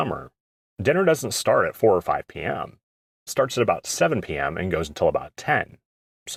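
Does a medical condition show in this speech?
No.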